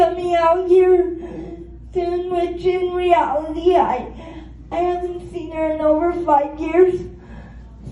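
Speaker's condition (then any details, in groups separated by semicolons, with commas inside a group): Cerebral palsy; spastic quadriplegia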